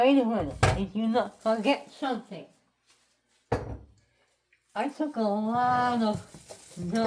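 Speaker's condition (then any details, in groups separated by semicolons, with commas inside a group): Head and neck cancer; tracheostomy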